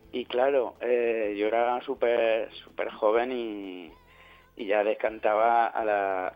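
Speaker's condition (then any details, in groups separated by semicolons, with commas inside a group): No condition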